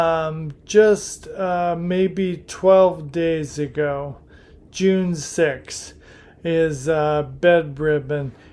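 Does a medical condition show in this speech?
Yes: primary lateral sclerosis.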